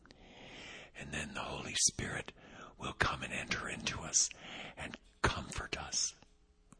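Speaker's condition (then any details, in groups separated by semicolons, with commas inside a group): Vocal cord paralysis, unilateral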